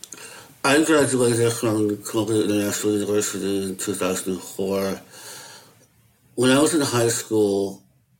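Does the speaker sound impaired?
Yes: Möbius syndrome; no facial nerve control.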